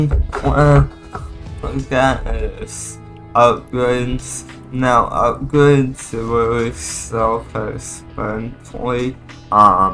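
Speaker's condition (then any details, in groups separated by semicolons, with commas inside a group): Cerebral palsy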